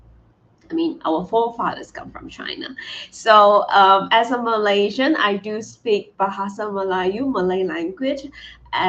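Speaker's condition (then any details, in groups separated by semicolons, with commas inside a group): No condition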